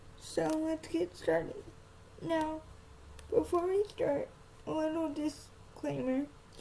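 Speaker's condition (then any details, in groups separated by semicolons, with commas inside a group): Cerebral palsy, spastic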